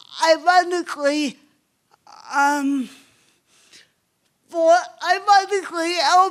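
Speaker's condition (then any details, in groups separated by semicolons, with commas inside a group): Cerebral palsy; obvious speech impairment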